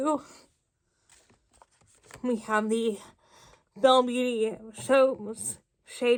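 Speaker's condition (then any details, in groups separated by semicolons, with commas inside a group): Cerebral palsy, spastic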